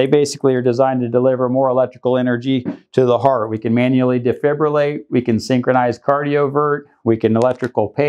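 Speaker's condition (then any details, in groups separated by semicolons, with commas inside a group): No condition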